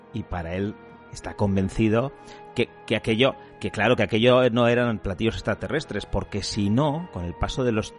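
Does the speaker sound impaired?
No.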